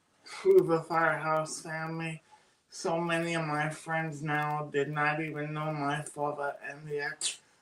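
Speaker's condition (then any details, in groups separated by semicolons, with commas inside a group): Cerebral palsy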